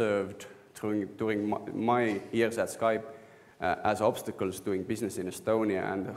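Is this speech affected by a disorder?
No.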